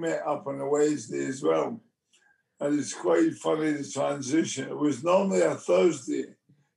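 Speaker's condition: Motor neurone disease; about 4 years since diagnosis

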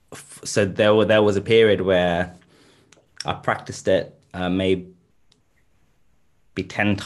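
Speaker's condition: Stuttering; stuttering with blocks, neurological predisposition, attended speech courses and speech forums; blocks and stumbles, sometimes fluent with friends, fluent in rehearsed solo talk after repeated practice; repeated sounds, blocks

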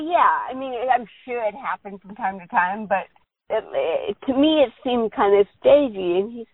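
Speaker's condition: Cerebral palsy; visible

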